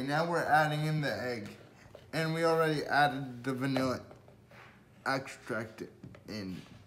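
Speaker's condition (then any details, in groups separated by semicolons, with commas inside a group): Cerebral palsy; uses wheelchair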